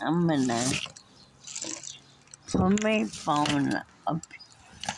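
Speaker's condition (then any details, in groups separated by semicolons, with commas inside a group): Friedreich's ataxia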